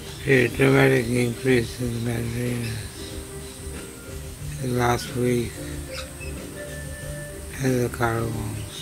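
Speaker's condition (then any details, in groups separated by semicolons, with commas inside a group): Slurred speech from poisoning; hypersalivation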